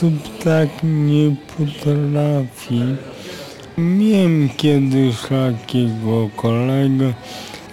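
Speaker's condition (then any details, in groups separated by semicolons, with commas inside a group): Aphasia; no speech for about five years after regaining consciousness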